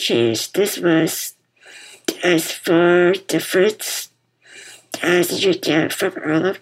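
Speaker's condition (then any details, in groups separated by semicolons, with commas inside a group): Muscular dystrophy; congenital muscular dystrophy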